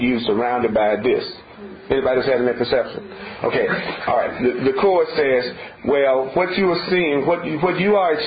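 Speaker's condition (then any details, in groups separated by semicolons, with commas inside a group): No condition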